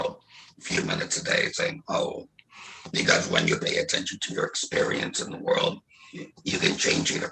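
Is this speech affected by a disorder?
Yes: laryngectomy.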